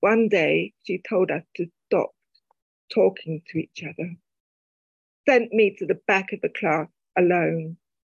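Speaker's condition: Profound deafness, cochlear implant; profound deafness with overnight onset, then sudden total deafness 11 years ago

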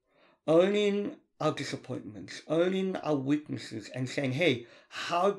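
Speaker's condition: Cleft palate (Pierre Robin syndrome), severe; delayed speech development

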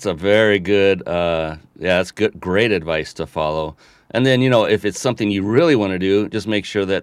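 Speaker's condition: No condition

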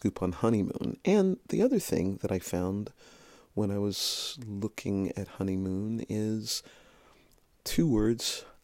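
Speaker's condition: No condition

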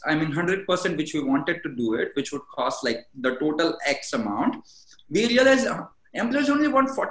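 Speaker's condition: No condition

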